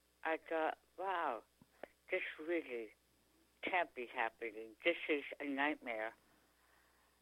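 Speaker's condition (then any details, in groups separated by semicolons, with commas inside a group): Tongue cancer; after surgery could not speak or swallow, feeding tube, now speaks pretty clearly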